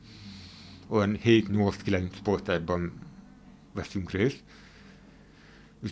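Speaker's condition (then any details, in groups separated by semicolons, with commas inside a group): Hearing impairment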